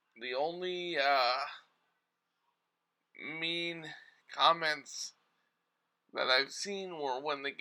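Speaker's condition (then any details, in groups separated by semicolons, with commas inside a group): Cerebral palsy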